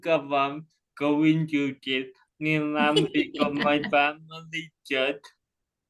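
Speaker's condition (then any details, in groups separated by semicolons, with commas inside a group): Cerebral palsy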